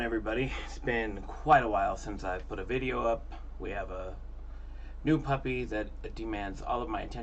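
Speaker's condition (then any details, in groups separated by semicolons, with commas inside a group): No condition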